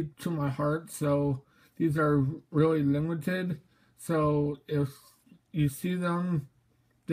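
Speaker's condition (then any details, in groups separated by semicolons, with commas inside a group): Mobius syndrome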